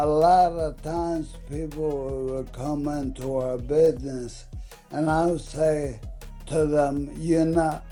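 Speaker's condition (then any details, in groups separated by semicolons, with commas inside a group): ALS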